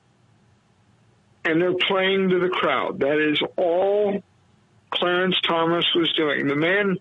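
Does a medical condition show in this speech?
Yes: cerebral palsy; diagnosed at three days old.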